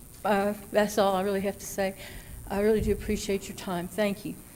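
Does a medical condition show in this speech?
No.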